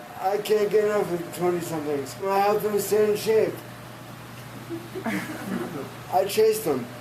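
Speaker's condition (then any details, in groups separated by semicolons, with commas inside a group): Severe brain injury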